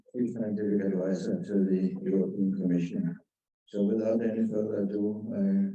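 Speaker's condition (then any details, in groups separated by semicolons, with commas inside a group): No condition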